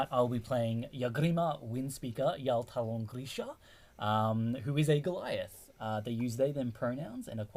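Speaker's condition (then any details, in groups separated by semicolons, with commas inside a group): No condition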